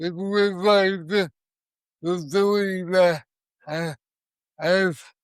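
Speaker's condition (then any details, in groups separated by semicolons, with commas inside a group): Cerebral palsy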